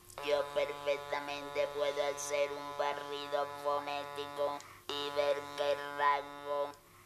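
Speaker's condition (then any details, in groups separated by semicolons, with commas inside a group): Total laryngectomy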